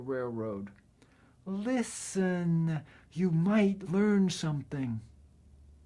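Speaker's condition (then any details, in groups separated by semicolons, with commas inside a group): No condition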